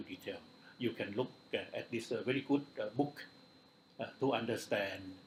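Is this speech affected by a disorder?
No.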